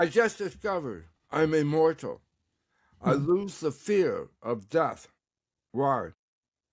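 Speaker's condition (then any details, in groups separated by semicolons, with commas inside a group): Tongue cancer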